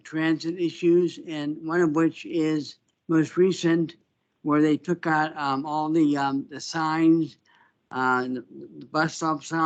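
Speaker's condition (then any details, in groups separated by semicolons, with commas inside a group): Parkinson's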